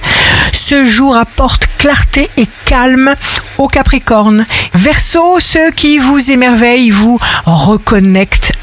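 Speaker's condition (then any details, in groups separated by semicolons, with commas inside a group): No condition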